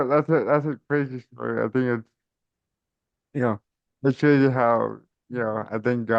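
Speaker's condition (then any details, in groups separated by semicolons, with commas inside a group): Cerebral palsy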